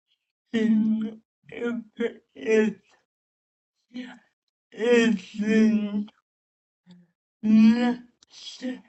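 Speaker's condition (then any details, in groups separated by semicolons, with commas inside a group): Cerebral palsy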